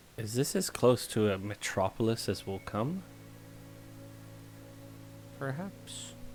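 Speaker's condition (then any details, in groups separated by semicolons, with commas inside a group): No condition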